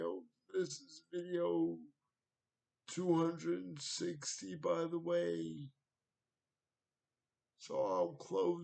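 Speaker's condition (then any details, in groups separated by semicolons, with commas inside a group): Cerebral palsy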